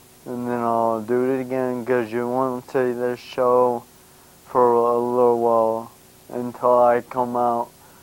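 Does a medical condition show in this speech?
Yes: brain injury.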